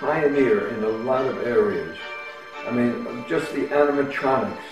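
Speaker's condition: No condition

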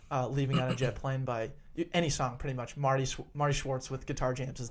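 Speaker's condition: No condition

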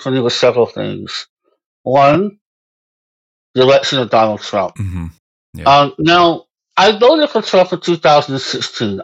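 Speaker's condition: Moebius syndrome; congenital

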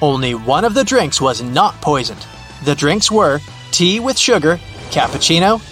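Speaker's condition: No condition

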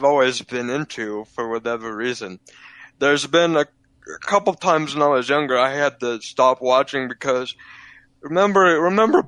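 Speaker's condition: Cerebral palsy, physical only

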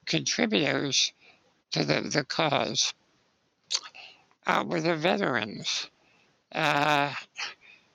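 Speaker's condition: Spinal muscular atrophy; spinal muscular atrophy from birth, muscle weakness, lifelong wheelchair use; age 60

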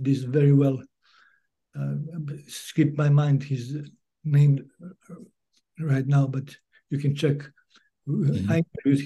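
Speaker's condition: Parkinson's disease; ping pong therapy two to three times weekly, began five to six years post-diagnosis, some symptoms reversed

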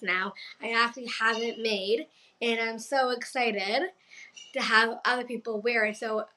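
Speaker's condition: Down syndrome; past speech therapy

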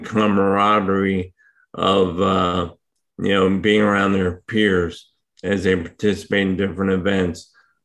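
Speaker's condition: ALS; hard to speak for long periods right now

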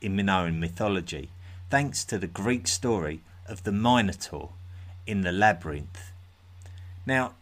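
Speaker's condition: No condition

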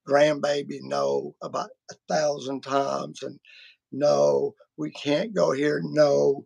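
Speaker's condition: Vocal cord surgery; including laser treatment

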